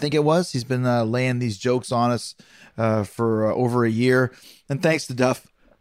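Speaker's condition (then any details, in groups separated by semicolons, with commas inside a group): No condition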